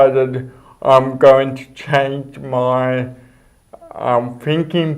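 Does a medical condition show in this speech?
Yes: cerebral palsy; speech.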